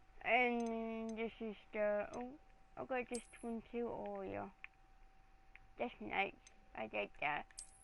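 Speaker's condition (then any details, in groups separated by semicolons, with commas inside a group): Cerebral palsy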